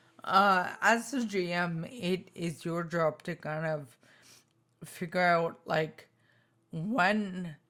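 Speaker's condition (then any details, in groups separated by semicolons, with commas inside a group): Spinocerebellar ataxia type 2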